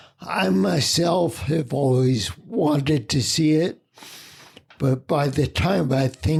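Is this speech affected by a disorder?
Yes: spinocerebellar ataxia.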